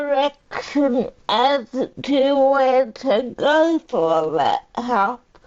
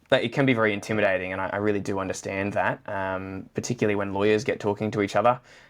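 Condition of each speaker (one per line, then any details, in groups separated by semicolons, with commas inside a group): Cerebral palsy; powerchair user
No condition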